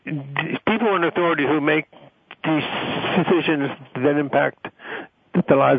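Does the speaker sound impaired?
Yes: stuttering; stuttering since age eight, onset after teacher experience and shingles; here repeated sounds, prolonged sounds.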